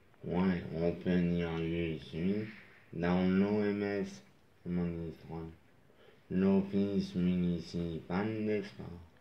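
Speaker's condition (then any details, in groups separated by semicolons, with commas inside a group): Traumatic brain injury; moped accident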